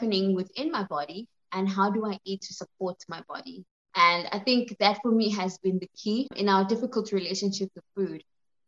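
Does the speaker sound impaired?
No.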